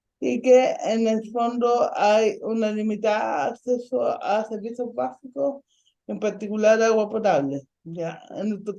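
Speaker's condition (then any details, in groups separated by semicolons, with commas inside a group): Ataxic cerebral palsy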